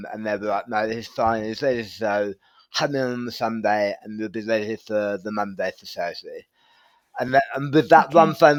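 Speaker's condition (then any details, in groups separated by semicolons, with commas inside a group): Tongue cancer surgery; right-side tongue surgery, several operations, chemoradiation afterward; recovering from major surgery and chemoradiation; temporary tracheostomy for breathing with post-surgical swelling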